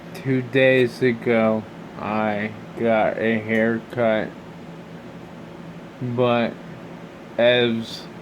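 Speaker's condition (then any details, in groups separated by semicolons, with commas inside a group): Brain injury (brain shearing)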